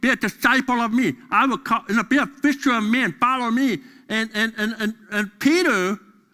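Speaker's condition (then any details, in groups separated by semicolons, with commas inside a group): Deafness; deaf during school years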